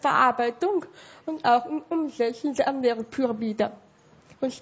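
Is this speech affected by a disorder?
Yes: severe hearing loss.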